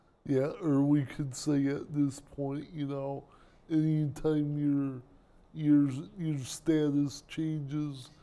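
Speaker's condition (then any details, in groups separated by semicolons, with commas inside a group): Cerebral palsy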